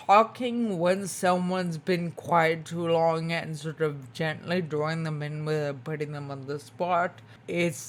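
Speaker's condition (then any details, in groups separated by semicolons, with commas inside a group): Spinocerebellar ataxia type 2, SCA2; tongue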